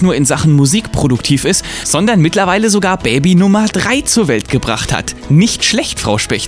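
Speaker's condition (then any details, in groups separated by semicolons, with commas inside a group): No condition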